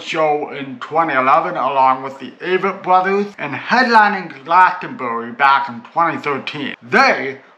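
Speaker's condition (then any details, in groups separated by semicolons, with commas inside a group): Cerebral palsy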